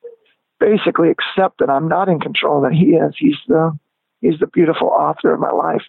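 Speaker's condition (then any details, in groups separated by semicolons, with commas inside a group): Spasmodic dysphonia; onset at peak of singing career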